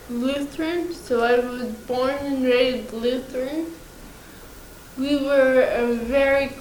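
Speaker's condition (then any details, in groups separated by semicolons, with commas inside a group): Cerebral palsy, mild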